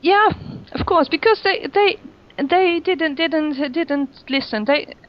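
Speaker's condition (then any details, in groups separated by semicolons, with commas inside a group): Stuttering; stutter with silent blocks, freezes, body movements and tics, major stuttering on oral presentations; stutters a lot in this recording, recording stress increases stutter; slow, clear, articulated speech, mostly fluent in English and Swedish, more stuttering in Dutch, German, French; repeated words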